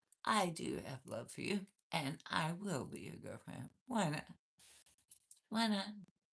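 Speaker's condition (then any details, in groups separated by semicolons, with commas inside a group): Cervical dystonia, essential tremor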